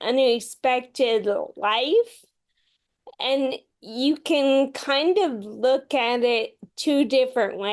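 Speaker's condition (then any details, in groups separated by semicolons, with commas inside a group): Friedreich's ataxia; motor skills and speech affected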